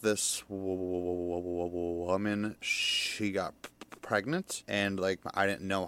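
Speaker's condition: Stutter; stutter since childhood, at least age 8, physically bullied for it; no stutter when drunk from age 13, or high on stimulants after 24 hours awake; repeated sounds, prolonged sounds

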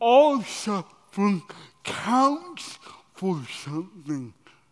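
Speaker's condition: Cerebral palsy

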